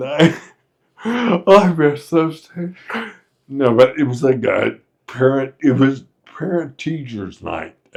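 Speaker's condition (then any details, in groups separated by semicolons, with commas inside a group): Friedreich's ataxia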